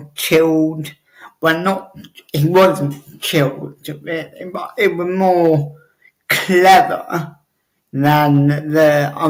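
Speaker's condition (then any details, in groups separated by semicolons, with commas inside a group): Cerebral palsy; wheelchair user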